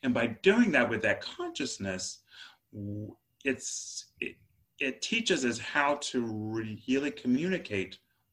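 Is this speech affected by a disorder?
Yes: stutter; stutter since childhood, bad at ages six to nine; still has a stutter; here repeated words, prolonged sounds.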